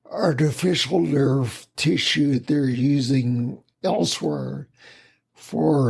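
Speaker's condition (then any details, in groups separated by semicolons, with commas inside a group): Spinocerebellar ataxia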